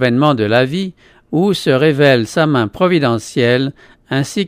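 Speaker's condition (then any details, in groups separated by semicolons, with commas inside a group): No condition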